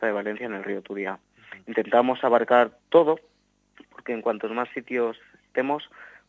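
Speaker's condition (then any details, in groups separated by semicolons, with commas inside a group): No condition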